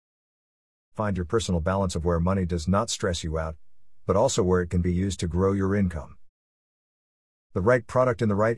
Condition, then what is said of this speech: None; typical speech.